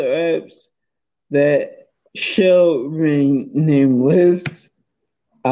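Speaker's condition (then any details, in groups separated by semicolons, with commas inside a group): Multiple sclerosis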